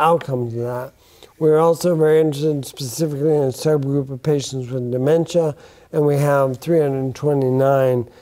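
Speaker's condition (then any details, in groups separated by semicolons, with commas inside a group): Bulbar onset ALS; affects speech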